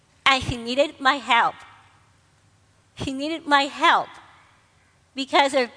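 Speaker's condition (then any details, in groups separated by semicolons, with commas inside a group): Down syndrome; present from birth, diagnosed before birth; adult, giving TEDx speech, clip played on radio; speech described as moving and eloquent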